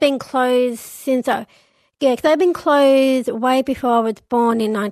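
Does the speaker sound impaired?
Yes: Down syndrome; lifelong, since birth; age 39.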